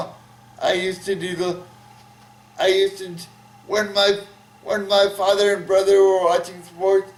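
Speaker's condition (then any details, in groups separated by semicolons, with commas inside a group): Cerebral palsy; from birth, uses wheelchair, tight hands; age 32, uses voice activated software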